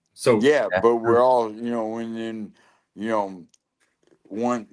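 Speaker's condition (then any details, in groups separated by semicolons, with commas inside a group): Lou Gehrig's disease (ALS)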